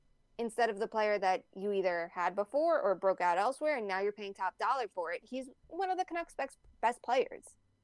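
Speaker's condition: No condition

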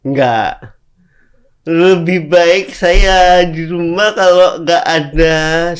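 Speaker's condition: Cerebral palsy; speaking is difficult

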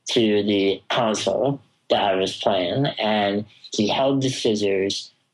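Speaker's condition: Spinal muscular atrophy; congenital, progressive muscle wasting, never walked, crawled or sat unassisted, wheelchair since about age two; affects all muscles including jaw and tongue, little to no control of four limbs; jaw and tongue weakness affects talking, may be difficult to understand, described as mumbly

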